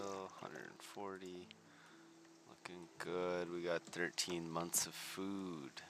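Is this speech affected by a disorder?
No.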